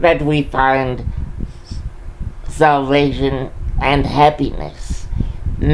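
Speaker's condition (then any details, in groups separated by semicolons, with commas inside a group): Cerebral palsy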